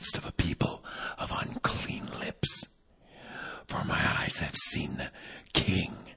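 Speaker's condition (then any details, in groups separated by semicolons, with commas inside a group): Vocal cord paralysis, unilateral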